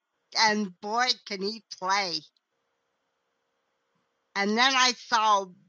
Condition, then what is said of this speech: Cerebral palsy. I wanted to be a professional singer-songwriter when I was able to sing, mm-hmm.